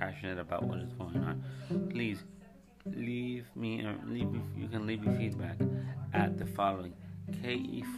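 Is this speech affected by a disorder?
Yes: cerebral palsy; multiple childhood bone surgeries in the 70s.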